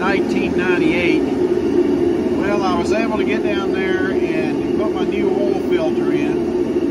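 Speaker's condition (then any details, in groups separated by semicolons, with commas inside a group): No condition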